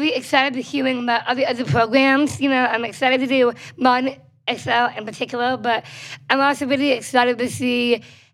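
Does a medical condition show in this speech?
Yes: Down syndrome.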